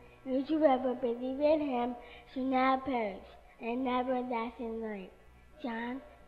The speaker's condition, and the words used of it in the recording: Down syndrome. She doesn't speak real clearly, but she has a real heart for the Lord.